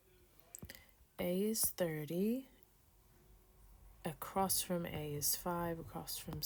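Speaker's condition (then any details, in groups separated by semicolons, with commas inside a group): No condition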